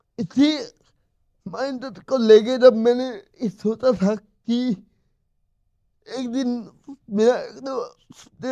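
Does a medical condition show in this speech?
Yes: cerebral palsy.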